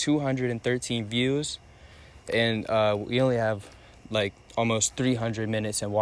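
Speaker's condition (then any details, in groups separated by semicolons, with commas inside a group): No condition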